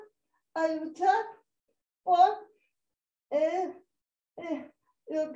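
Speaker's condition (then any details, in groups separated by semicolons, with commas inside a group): Cerebral palsy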